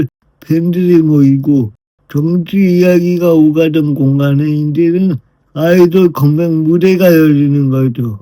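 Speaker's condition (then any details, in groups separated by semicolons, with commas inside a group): Brain lesion disability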